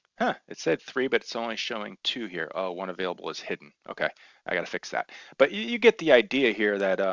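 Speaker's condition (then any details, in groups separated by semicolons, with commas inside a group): No condition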